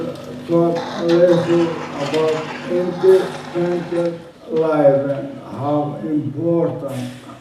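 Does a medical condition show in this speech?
Yes: motor neuron disease.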